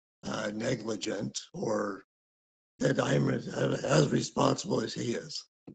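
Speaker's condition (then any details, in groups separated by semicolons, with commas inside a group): Thyroid cancer surgery; recovering from surgery and treatment; raspy voice, speech somewhat affected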